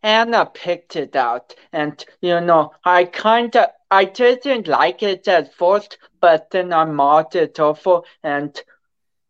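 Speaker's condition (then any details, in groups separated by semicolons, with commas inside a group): Cerebral palsy; affects speech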